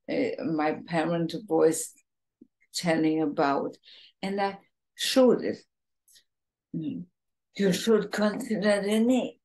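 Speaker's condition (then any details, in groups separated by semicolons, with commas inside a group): ALS, bulbar form, bulbar onset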